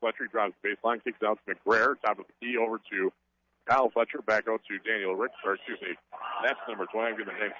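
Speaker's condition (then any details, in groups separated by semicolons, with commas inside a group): No condition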